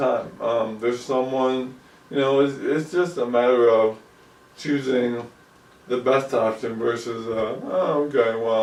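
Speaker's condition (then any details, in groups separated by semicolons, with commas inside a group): ALS; about 2 years since onset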